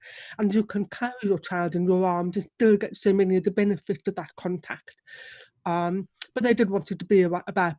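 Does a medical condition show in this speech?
Yes: deafness; struggles to hear baby cry or tones of sounds.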